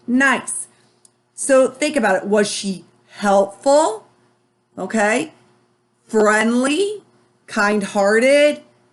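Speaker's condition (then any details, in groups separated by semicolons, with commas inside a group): No condition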